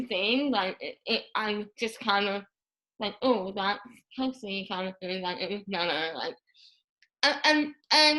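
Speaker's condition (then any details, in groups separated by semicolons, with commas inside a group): Moebius syndrome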